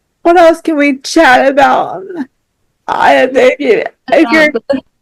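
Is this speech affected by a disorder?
Yes: cerebral palsy.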